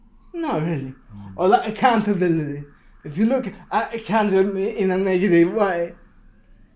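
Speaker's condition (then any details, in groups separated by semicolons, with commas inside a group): Cerebral palsy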